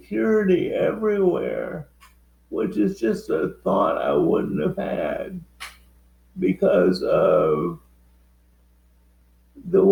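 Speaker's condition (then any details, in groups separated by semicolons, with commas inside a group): Cerebral palsy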